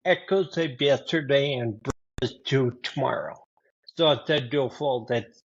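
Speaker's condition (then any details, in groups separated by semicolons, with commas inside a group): Ataxia sca15, spinocerebellar ataxia type 15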